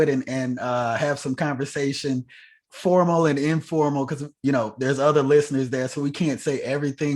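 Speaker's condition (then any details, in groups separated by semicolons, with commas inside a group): No condition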